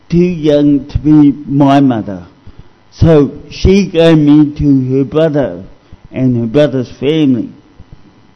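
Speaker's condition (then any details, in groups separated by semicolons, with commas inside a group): Cerebral palsy; discovered at age 2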